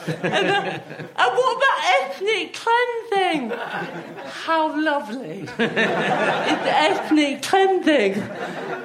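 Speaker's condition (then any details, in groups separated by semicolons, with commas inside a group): Athetoid cerebral palsy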